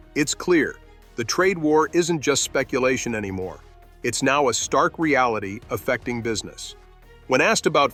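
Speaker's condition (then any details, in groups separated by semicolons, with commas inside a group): No condition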